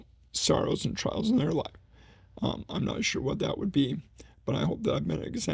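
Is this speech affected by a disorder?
Yes: ALS; needs voice rest during conversation.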